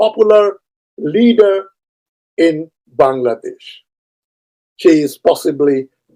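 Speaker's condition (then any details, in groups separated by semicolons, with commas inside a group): No condition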